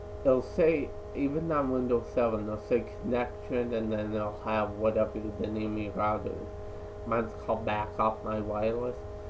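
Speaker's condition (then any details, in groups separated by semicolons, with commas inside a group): Cerebral palsy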